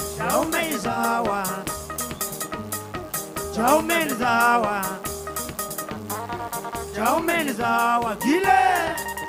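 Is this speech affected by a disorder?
No.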